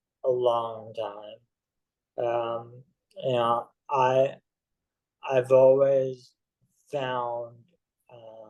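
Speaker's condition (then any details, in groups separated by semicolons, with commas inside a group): ALS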